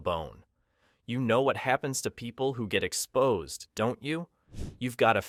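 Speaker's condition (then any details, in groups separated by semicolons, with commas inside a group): No condition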